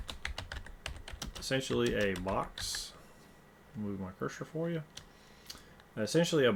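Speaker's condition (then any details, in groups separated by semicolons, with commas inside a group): No condition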